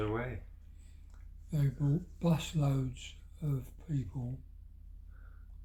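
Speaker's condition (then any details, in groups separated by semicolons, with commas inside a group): Parkinson's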